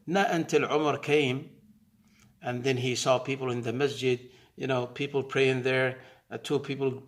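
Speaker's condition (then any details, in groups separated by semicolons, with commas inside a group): No condition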